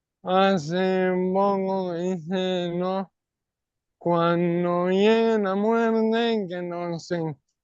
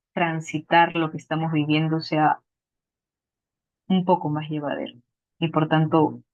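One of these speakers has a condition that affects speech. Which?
The first: ALS; non-bulbar form; over 3 years since onset.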